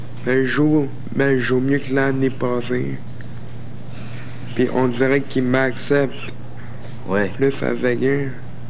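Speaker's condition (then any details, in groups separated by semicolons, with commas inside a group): Cerebral palsy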